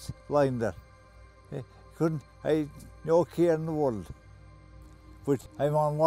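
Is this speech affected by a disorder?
Yes: head injury from fall; speech lost then returned, not as good as before.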